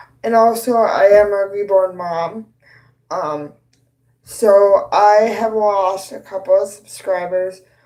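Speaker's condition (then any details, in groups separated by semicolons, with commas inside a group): Cerebral palsy; both hands affected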